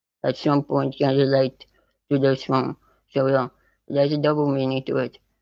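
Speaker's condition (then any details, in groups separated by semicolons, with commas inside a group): Spinal muscular atrophy type 2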